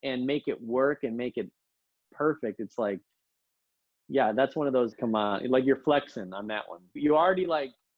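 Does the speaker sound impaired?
No.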